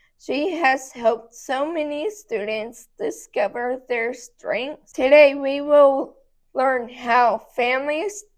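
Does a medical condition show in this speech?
Yes: cerebral palsy; hard to talk.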